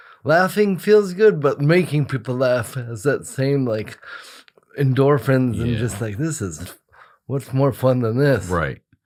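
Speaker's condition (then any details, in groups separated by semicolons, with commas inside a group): Cerebral palsy; present from birth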